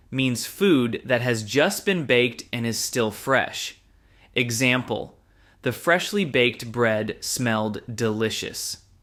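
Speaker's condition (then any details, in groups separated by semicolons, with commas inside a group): No condition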